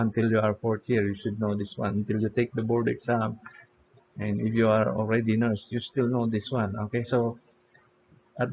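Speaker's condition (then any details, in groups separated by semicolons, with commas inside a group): No condition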